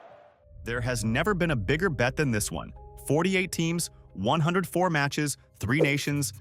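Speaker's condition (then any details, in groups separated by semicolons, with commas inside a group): No condition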